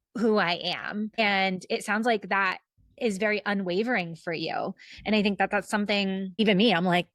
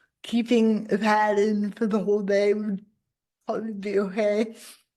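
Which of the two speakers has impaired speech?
The second: cerebral palsy; from birth, spasticity; spasticity worsens with stress; most obviously affects speech.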